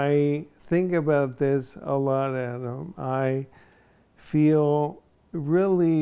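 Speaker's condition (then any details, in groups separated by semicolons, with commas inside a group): ALS; onset in one foot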